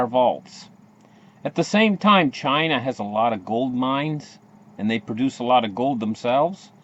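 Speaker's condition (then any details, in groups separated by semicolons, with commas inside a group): No condition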